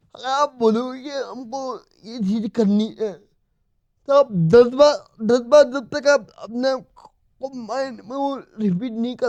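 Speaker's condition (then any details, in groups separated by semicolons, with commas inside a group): Cerebral palsy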